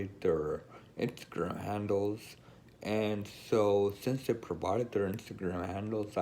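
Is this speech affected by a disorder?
Yes: Friedreich's ataxia.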